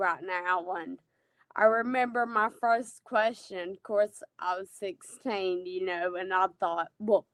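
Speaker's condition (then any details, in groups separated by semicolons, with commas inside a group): Friedreich's ataxia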